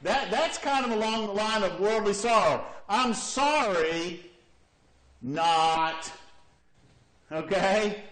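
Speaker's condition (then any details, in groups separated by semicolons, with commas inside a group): No condition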